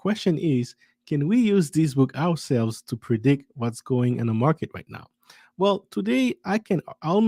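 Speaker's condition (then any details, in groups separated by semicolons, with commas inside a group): No condition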